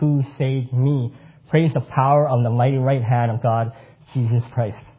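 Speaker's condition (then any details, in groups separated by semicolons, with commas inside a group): Cleft palate; congenital cleft palate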